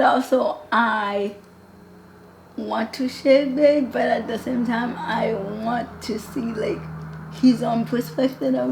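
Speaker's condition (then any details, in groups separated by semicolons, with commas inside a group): Cerebral palsy; occupational and physical therapy, spasm medication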